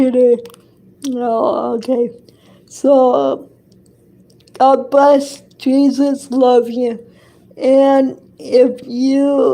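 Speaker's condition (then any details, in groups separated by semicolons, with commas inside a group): Cerebral palsy; affects hand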